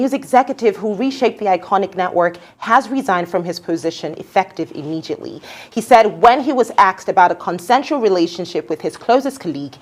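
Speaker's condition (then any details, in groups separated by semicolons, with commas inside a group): No condition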